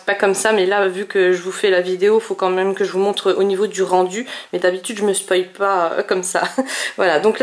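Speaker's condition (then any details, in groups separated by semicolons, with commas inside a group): No condition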